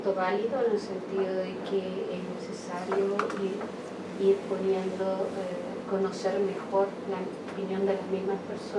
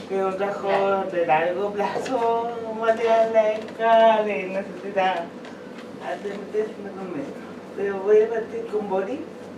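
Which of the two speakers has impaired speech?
The second: cerebral palsy.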